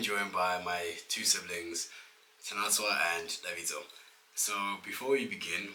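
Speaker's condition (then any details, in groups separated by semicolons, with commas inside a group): No condition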